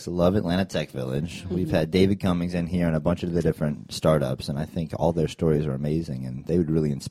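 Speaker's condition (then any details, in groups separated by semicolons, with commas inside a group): No condition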